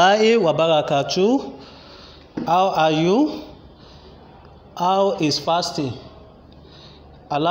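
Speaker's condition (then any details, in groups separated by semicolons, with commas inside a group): No condition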